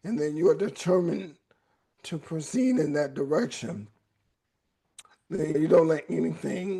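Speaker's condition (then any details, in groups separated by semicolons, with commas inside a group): ALS; voice raspy at times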